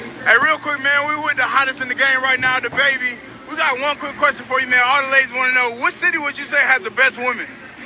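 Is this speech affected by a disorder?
No.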